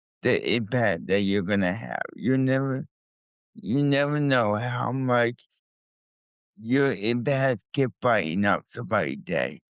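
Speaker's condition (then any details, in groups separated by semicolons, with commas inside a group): Cerebral palsy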